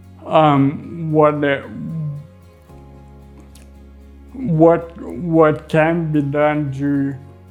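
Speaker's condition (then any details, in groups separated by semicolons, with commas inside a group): Friedreich's ataxia; spasticity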